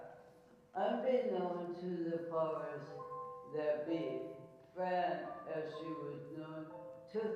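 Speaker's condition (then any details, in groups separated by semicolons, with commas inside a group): ALS; speech and swallowing changes present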